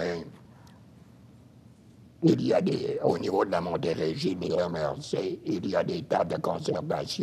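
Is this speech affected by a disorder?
Yes: throat cancer, voice prosthesis; throat cancer, laryngectomy, voice prosthesis; about 10 to 11 years since cancer; speaks with voice prosthesis for 10 years.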